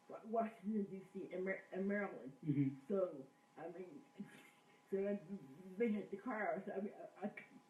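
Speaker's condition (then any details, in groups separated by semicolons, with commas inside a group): Cerebral palsy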